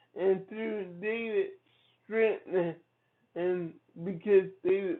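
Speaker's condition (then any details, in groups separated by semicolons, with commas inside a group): Cerebral palsy; from birth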